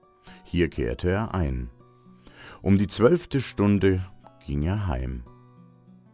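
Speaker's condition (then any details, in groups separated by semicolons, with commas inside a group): No condition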